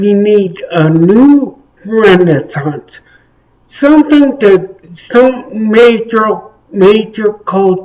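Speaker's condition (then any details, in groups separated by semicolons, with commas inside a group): Traumatic brain injury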